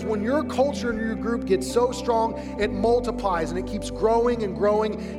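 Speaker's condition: No condition

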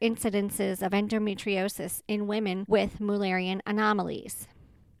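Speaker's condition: Cleft palate with Pierre Robin, Pierre Robin sequence, no cleft lip; palate closed

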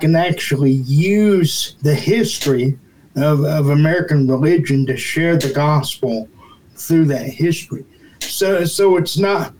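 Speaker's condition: Cerebral palsy; needs ramps, single-level home or way to get upstairs; home would need modification to suit needs

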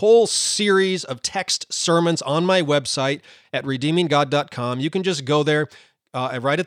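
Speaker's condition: No condition

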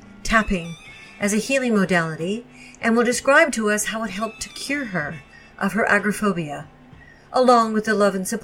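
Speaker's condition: No condition

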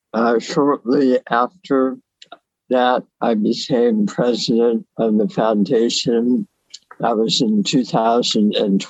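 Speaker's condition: Oral cancer salvage surgery, partial tongue, mandible and soft palate resection; severe dysphagia since salvage surgery, supraglottal swallow, Tongometer tongue training for safer swallow and articulation

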